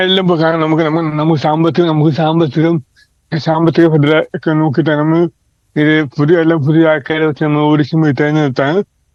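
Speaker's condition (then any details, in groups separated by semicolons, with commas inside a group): Cerebral palsy; present from birth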